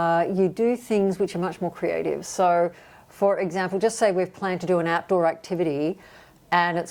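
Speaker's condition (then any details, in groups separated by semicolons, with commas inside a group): No condition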